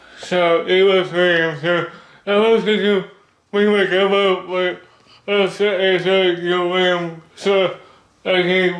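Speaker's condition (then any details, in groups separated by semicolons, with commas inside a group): Cerebral palsy; body affected; speech disability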